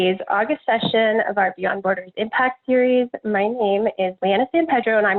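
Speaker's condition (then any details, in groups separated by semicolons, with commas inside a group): No condition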